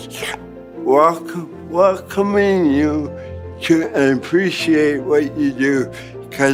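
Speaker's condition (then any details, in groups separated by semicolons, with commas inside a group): Cerebral palsy; from birth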